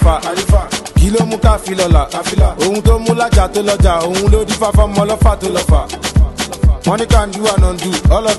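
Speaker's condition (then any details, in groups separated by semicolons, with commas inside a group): No condition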